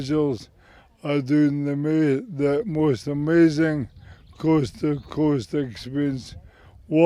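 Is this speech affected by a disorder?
Yes: MND; terminal, whole body affected, muscle wastage.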